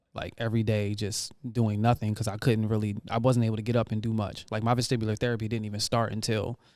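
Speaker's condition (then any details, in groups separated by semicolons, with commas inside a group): No condition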